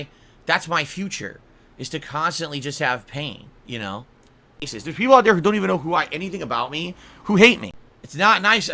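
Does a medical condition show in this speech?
No.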